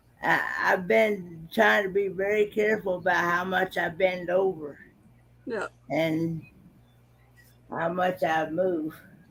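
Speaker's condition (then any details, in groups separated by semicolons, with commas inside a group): Cerebral palsy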